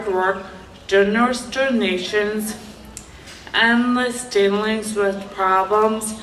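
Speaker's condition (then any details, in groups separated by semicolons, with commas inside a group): Traumatic brain injury; fall from horse, month-long coma; in recovery, therapeutic riding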